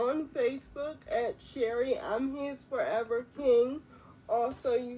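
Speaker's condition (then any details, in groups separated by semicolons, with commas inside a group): Quadriplegic cerebral palsy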